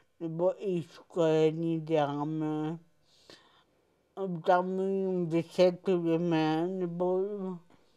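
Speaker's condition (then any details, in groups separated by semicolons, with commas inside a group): Cerebral palsy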